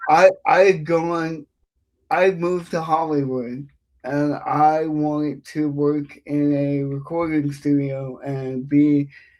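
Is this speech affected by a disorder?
Yes: cerebral palsy; affects speech.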